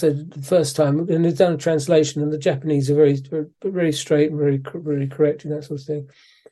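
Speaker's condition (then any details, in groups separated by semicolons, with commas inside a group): Parkinson's disease; suspected for a while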